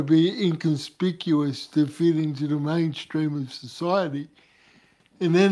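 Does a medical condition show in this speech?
Yes: cerebral palsy.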